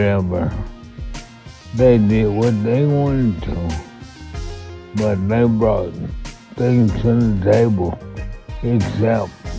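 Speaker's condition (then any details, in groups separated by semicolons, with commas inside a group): Multiple sclerosis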